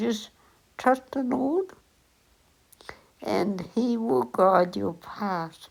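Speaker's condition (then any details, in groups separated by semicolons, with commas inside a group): Cerebral palsy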